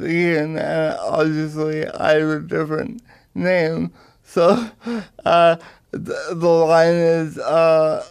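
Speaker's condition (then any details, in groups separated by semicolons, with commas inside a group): Cerebral palsy; power wheelchair user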